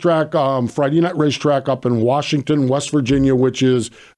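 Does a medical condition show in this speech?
No.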